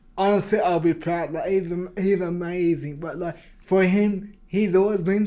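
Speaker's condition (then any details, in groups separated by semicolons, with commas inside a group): Cerebral palsy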